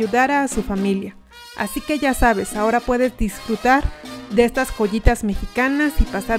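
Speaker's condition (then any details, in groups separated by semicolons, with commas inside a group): No condition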